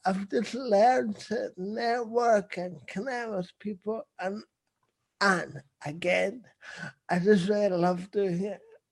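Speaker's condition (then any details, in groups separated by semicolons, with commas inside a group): Cerebral palsy; visible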